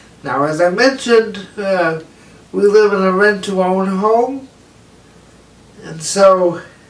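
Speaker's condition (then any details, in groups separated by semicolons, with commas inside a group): Cerebral palsy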